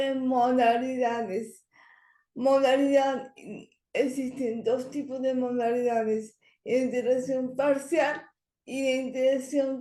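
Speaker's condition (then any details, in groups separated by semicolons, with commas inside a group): Cerebral palsy; speech not very good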